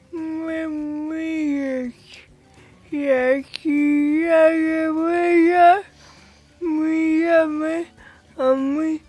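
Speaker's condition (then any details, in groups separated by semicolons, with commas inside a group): Cerebral palsy; brief fragmented answers, host restates meaning and checks understanding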